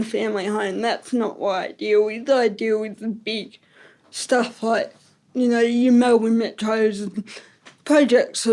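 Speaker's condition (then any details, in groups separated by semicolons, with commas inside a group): Ataxic cerebral palsy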